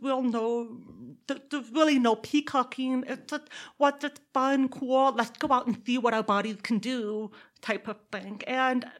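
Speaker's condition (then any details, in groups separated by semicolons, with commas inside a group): Deafness; accent from deafness combined with Texas upbringing, speaks intelligibly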